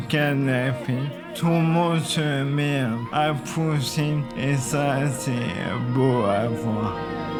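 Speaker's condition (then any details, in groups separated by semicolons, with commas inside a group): ALS (maladie de Charcot)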